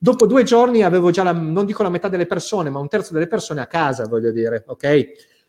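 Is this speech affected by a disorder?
No.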